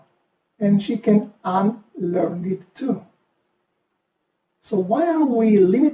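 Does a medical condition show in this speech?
No.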